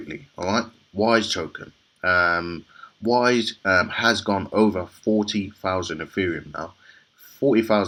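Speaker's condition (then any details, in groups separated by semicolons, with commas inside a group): No condition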